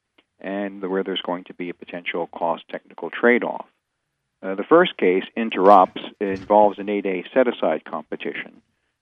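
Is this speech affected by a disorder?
No.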